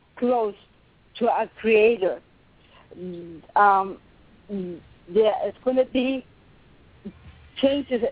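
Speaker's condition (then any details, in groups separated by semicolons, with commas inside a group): Cerebral palsy; from birth, affects movement, about 53 years since onset; talking as loud as able, voice hard to hear, asked to speak louder; quiet voice, limited loudness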